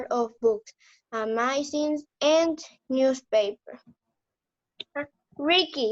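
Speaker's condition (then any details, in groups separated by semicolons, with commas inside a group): No condition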